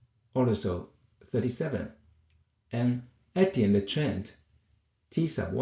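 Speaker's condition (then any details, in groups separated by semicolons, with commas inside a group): No condition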